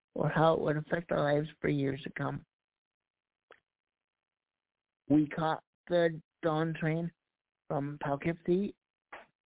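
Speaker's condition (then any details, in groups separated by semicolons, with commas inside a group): Cerebral palsy; voice improved over last year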